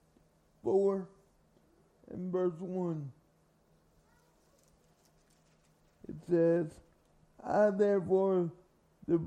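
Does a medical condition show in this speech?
Yes: cerebral palsy; from birth.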